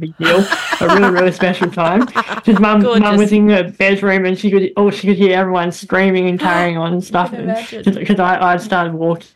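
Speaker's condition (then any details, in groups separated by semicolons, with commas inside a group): Bilateral cleft lip and palate; congenital, many operations from 3 months, hip bone graft into mouth, throat surgery, braces, low motor skills; childhood voice squeaky, very airy, nasal, speech therapy after bone graft and throat surgery, speech hindered drama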